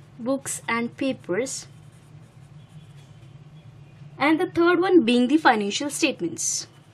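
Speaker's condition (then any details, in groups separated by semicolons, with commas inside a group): No condition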